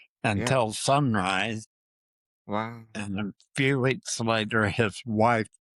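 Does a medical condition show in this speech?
Yes: Parkinson's disease; diagnosed 1 to 1.5 years ago, physical therapy, walking again.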